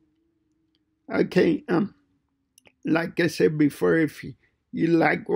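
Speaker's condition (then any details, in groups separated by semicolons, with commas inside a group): Cerebral palsy; fine motor impairment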